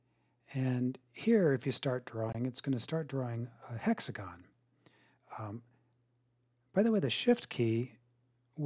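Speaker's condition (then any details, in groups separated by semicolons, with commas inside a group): No condition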